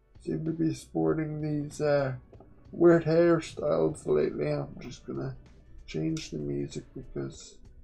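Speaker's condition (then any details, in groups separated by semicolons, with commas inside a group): Quadriplegic cerebral palsy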